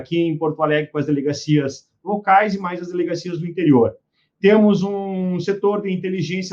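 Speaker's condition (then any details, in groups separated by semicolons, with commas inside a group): No condition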